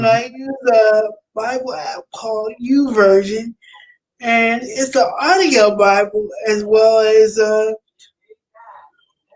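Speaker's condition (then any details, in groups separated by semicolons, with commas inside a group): Cerebral palsy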